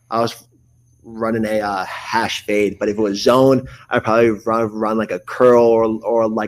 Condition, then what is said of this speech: Stuttering. Because it sounds like you've really overcome that over your life up to this point.